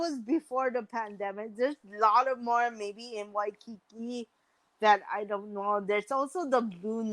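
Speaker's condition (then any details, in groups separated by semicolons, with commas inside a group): Mild cerebral palsy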